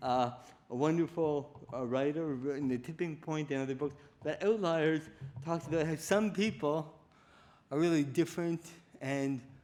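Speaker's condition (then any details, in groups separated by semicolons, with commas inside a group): Cerebral palsy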